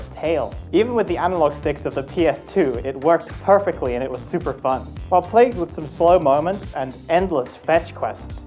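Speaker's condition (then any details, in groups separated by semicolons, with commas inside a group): No condition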